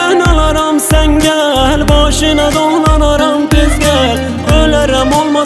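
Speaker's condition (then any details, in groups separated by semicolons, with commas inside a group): No condition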